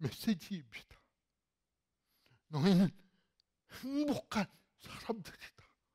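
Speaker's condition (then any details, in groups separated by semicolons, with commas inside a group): Cerebral palsy; fairly severe in childhood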